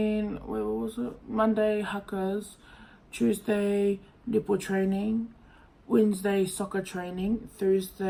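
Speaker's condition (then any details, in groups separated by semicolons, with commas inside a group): No condition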